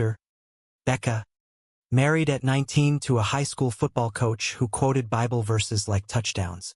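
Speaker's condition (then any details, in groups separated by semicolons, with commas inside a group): No condition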